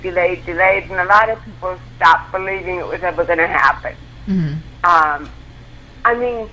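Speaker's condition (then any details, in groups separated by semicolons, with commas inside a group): Cerebral palsy; involuntary movements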